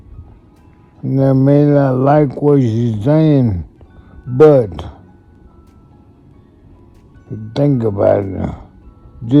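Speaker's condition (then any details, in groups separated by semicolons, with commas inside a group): Multiple sclerosis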